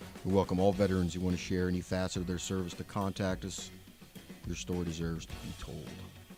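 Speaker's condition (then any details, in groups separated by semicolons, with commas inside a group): No condition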